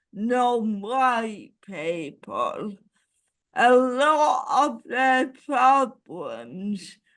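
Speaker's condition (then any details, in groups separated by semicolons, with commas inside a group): Cerebral palsy; ataxic type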